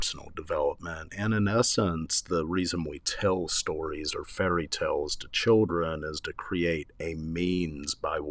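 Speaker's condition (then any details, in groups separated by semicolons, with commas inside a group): No condition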